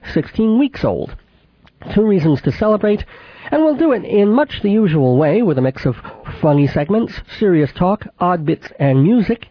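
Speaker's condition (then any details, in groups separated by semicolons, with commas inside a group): Cleft palate with lisp, mild; congenital cleft palate and cleft lip, could not nurse, infant operations, braces 10 years, therapy with Mrs. Adler; mild residual lisp, sibilant s, voice not especially nasal, childhood consonants formed via sinuses, back of throat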